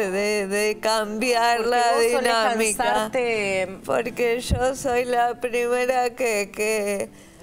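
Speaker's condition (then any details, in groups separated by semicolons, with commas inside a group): Cerebral palsy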